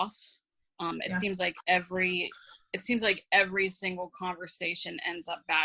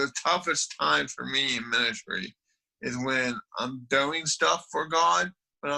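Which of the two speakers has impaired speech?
The second: cerebral palsy.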